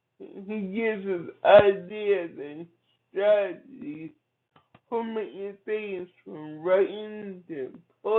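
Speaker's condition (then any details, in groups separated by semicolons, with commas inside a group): Cerebral palsy; from birth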